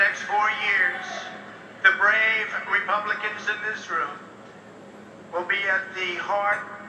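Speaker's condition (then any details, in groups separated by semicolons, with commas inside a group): No condition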